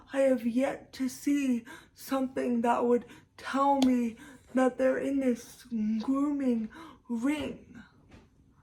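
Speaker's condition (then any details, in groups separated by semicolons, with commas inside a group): Cerebral palsy, severe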